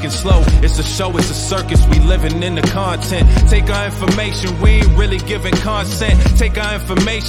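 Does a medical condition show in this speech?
No.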